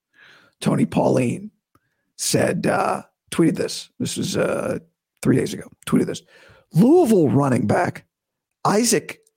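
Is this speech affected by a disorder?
Yes: vocal cord surgery recovery; voice still sounds bad to new listeners.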